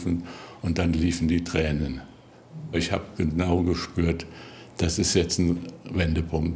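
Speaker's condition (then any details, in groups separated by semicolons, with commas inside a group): Parkinson's disease; lost fine motor dexterity, reduced arm swing noticed by wife Karin, harder foot rolling, slowed on pen test; name retrieval difficulties, formerly a very quick talker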